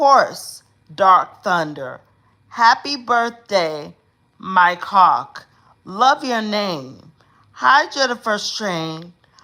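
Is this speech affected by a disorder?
Yes: cerebral palsy.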